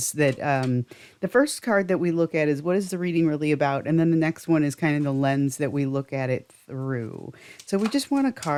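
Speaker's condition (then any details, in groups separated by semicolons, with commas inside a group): No condition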